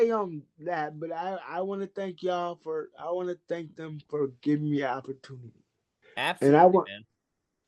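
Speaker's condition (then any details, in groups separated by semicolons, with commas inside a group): Cerebral palsy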